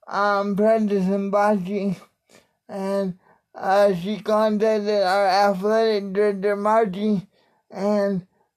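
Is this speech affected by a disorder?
Yes: cerebral palsy; wheelchair user.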